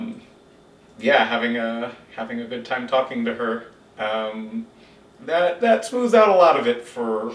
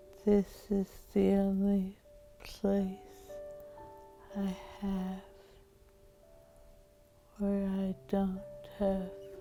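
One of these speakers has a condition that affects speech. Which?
The second: Parkinson's disease, severe; stage 5, progressing, cannot walk, stimulation treatment; breathy, weak, fatiguing speech, intelligibility varies daily.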